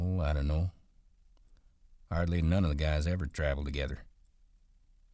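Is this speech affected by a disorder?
No.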